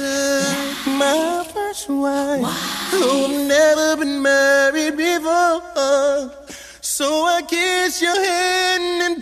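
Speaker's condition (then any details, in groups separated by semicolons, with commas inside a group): No condition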